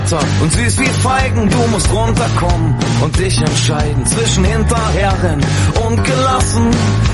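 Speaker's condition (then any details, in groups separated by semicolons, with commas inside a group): No condition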